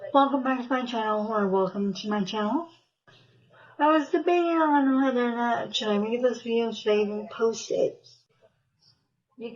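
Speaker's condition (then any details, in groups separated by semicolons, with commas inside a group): Cerebral palsy, spastic; from birth, muscle spasms; managed through doctors and therapies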